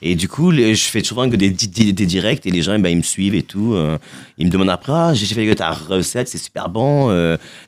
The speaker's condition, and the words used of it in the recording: Stuttering. Alors, vous dites que vous êtes bègue.